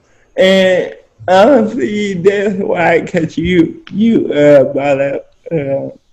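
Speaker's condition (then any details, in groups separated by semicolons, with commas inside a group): Spastic quadriplegic cerebral palsy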